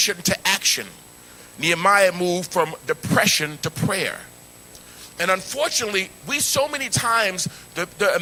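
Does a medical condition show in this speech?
No.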